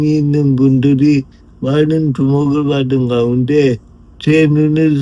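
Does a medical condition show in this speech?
Yes: brain lesion disability.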